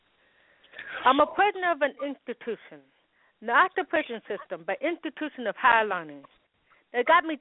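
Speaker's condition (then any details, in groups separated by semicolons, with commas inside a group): Hearing loss with speech impediment, congenital; learned sign language at four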